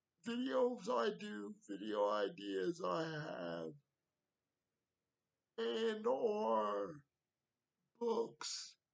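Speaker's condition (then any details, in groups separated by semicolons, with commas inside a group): Cerebral palsy; wheelchair, needs transfer help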